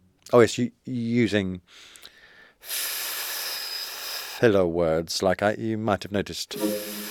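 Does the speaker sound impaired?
Yes: stammering; stammer since school age, avoided speaking in class, particular words and sound of stammering; deliberate stammering technique from American therapy, demonstrated during recording, gains control; usual stammer tense and helpless, swaps feared words, fillers yeah, you know postpone, relaxed deliberate repetitions; here repeated sounds, prolonged sounds.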